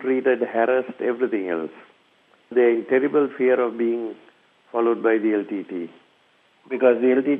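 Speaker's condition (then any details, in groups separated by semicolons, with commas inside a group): No condition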